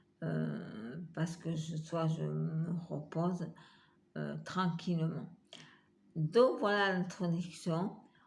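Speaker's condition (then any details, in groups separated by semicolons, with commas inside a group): Multiple sclerosis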